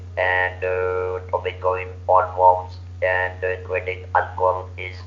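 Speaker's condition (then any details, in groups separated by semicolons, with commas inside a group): Laryngeal cancer surgery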